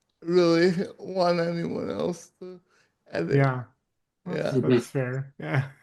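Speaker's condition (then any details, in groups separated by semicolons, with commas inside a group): Cerebral palsy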